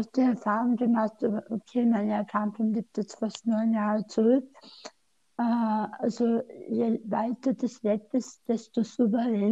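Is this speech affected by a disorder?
Yes: tongue cancer surgery.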